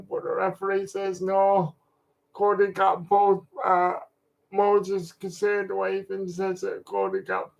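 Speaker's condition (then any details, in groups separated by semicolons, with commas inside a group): Cerebral palsy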